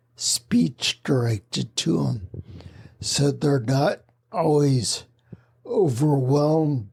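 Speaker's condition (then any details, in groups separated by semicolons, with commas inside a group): Spinocerebellar ataxia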